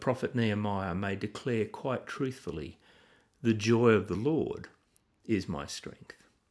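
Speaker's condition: No condition

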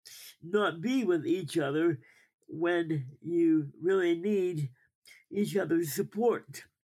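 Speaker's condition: Cerebral palsy; weekday resident at D.T. Watson Hospital ages four and five

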